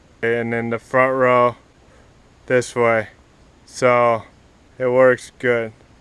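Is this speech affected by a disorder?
Yes: cerebral palsy; spastic, affects walking and legs.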